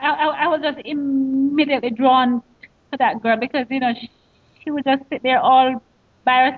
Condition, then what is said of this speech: Stuttering. And you had shared with me that sometimes you feel like you're having a panic attack when you stutter.